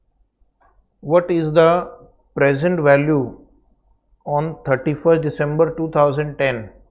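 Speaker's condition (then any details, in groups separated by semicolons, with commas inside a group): No condition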